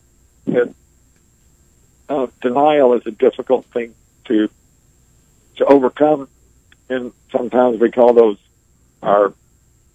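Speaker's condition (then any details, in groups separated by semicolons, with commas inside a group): ALS; progressive disease, diagnosed nearly 20 years ago; breathes through ventilator; able to speak and communicate clearly, communicating takes more time due to ventilator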